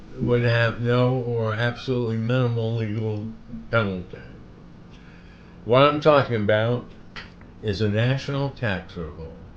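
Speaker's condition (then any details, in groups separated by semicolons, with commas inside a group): Parkinson's disease; visible shaking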